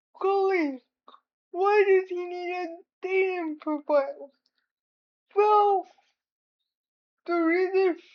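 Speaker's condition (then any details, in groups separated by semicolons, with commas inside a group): Cerebral palsy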